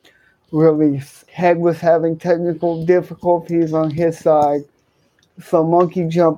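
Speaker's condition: Cerebral palsy, hemiplegia

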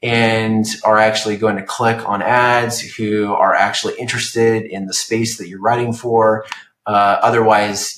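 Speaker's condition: No condition

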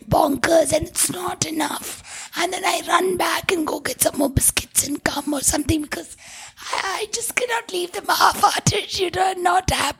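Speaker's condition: Tracheostomy, vocal cords permanently constricted from smoke inhalation; Carlton Towers fire Bangalore

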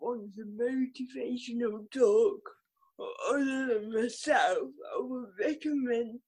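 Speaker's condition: Cerebral palsy; riding as physio from age 2, occupational therapy, could not jump

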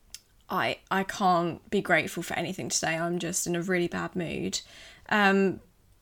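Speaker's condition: No condition

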